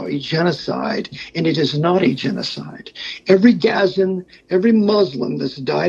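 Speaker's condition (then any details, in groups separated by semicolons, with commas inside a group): No condition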